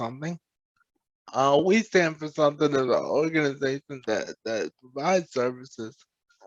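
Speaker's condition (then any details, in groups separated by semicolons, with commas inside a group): Cerebral palsy; present from birth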